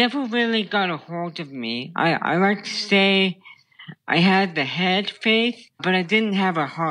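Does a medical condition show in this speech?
Yes: brain stem tumor; childhood onset.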